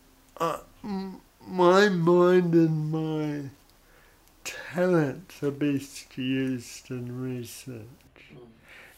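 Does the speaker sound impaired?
Yes: cerebral palsy; odd sort of voice.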